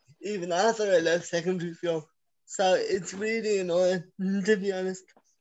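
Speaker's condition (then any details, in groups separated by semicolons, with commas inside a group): Cerebral palsy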